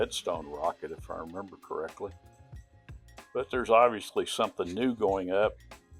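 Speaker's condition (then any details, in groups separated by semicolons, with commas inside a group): No condition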